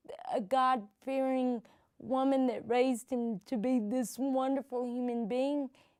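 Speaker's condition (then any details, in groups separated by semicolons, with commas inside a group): Cerebral palsy; present from birth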